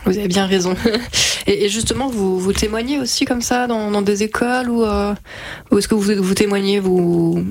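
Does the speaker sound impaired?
No.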